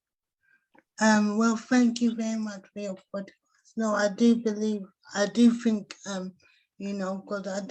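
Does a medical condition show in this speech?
Yes: cerebral palsy.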